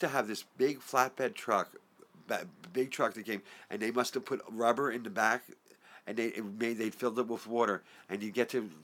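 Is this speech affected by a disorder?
Yes: stuttering; stuttering since childhood, attributed to being a nervous child, unknown to parents, childhood voice lessons with Marcella Bowman; occasional stutters, briefly drops filters and talks without monitoring; masks stutter by laughing, imagining tap dancing behind speech, constant self-monitoring, rarely noticed; here repeated sounds, prolonged sounds.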